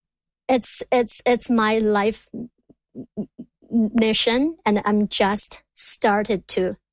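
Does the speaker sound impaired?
Yes: stuttering; experience shaped by Chinese culture, now has more tools and education; here repeated sounds, repeated words, blocks.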